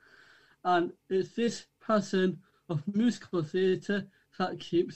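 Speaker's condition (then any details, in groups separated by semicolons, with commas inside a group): Down syndrome; from birth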